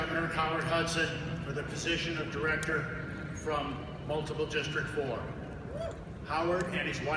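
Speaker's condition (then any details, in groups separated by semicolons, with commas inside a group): No condition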